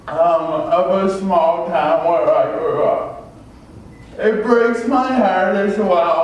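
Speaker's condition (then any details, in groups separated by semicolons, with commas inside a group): Cerebral palsy; much childhood speech therapy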